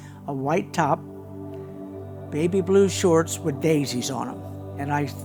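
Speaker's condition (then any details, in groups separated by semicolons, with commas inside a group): No condition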